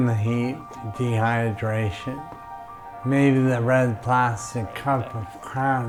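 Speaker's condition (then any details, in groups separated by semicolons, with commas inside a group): Brain injury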